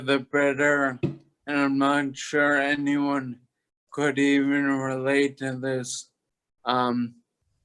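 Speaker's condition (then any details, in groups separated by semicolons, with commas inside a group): Toxic leukoencephalopathy, locked-in syndrome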